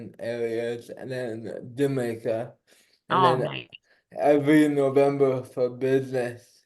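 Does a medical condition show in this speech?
Yes: cerebral palsy.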